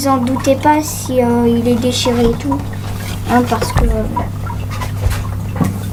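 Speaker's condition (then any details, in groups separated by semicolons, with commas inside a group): No condition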